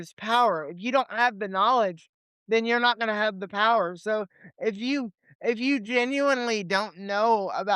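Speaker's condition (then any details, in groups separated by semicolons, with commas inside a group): Cerebral palsy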